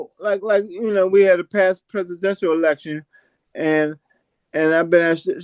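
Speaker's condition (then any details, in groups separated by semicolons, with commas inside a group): Cerebral palsy; from birth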